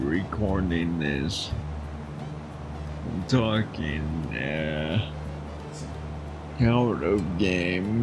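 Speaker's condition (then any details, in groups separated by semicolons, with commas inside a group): Friedreich's ataxia; genetic, nerve-related; swallowing and speaking affected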